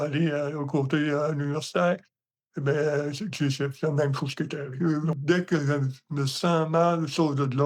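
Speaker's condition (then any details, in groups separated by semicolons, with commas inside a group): Hemiparalysis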